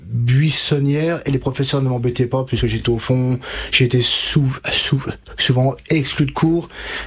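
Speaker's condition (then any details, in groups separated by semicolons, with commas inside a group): Stuttering; onset age 5 to 6, untreated, from about 20 several years therapy with Catherine Daubier, Nancy; age 33, about 28 years since onset, uses fluency techniques from stuttering therapy; blocks and repetitions now, from 5 to 20 could not say sentence without blocking, gestured fingers; repeated sounds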